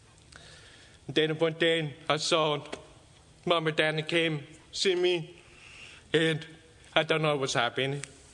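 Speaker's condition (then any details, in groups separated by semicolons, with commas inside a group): Deafness; deafness from early childhood in China, untreated ear infections, scar tissue in ears; deaf and mute as a child, now speaks, understood by most people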